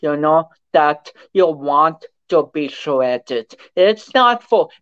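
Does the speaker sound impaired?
Yes: cerebral palsy; from birth, involves cerebrum and cerebellum, not expected to walk, now walks with concentration, affects balance and coordination; affects speech.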